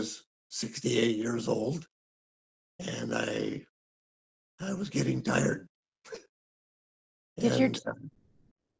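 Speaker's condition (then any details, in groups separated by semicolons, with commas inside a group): Thyroid cancer surgery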